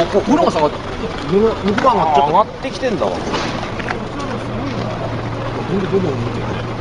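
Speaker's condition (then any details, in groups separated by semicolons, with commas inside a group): No condition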